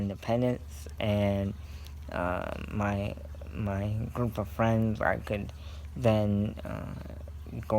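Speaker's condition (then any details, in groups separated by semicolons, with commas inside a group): Cerebral palsy; scoliosis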